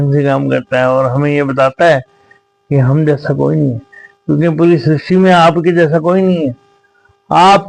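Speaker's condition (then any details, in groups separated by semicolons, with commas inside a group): Cerebral palsy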